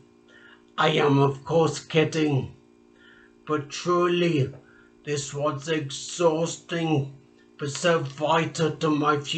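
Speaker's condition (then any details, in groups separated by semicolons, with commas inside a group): Traumatic brain injury; speech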